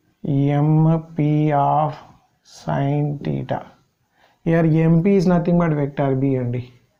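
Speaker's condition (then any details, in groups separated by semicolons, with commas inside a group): No condition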